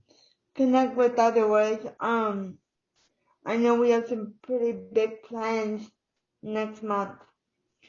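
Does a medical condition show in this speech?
Yes: cerebral palsy; uses wheelchair.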